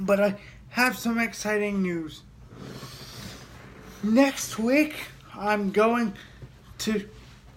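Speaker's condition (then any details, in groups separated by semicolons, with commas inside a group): Cerebral palsy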